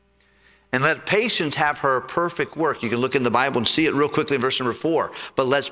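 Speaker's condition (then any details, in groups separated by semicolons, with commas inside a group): No condition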